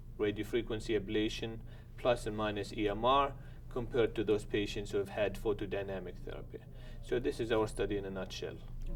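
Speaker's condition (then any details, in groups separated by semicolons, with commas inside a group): No condition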